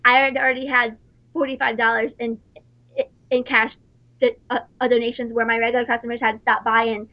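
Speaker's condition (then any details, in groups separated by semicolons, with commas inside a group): Stuttering; stuttering since very young, speech therapy from young age, father stuttered when younger, believed genetic; hides stuttering at work as waitress; fluent in routine work talk, different voice in work mode, stutters in casual conversation, facial contortions; repeated sounds, repeated words, prolonged sounds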